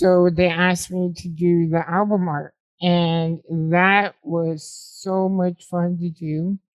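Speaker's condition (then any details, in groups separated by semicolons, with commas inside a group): Spinal muscular atrophy type 2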